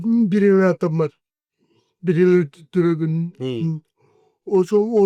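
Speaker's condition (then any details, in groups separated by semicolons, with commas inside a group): Cerebral palsy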